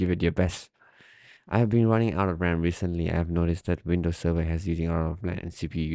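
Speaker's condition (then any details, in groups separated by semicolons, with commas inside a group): No condition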